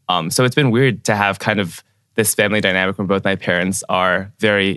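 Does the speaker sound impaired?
No.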